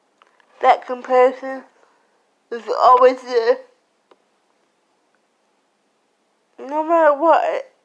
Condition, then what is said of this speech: Cerebral palsy. It affects my whole body, and I have a slur when I speak.